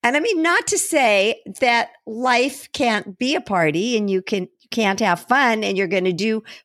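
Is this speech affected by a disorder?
No.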